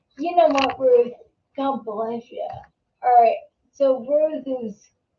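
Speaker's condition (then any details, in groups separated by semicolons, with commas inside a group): Multiple sclerosis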